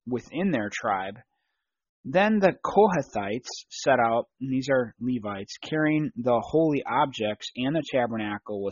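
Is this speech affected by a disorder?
No.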